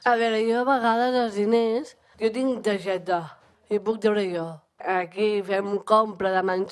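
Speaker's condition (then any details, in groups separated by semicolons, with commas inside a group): Down syndrome; adult aged 34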